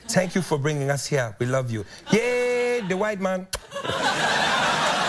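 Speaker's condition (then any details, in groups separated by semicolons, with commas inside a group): No condition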